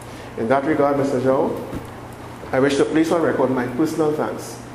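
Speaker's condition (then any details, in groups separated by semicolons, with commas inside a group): No condition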